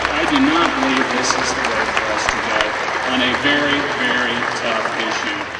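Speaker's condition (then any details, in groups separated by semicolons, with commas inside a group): No condition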